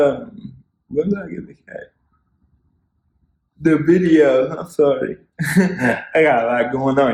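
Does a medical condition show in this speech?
Yes: cerebral palsy; spastic quadriplegic.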